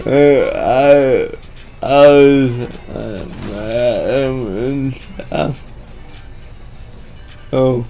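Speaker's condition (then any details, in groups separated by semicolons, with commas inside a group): Cerebral palsy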